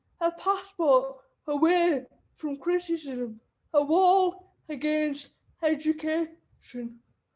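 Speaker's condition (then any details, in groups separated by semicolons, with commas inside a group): Cerebral palsy; wheelchair user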